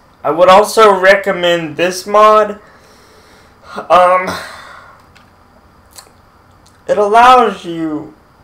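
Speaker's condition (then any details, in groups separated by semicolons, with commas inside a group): Cerebral palsy, mild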